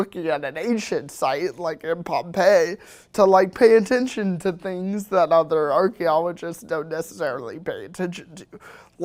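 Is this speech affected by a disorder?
Yes: cerebral palsy.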